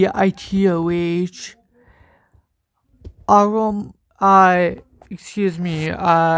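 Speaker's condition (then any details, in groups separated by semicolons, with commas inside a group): Cerebral palsy; from birth, walks with walker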